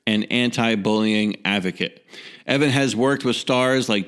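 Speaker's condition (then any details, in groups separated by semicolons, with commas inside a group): No condition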